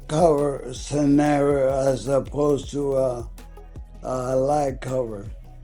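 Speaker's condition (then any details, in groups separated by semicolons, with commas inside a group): ALS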